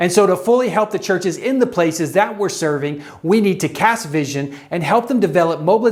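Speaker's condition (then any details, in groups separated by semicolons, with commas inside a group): No condition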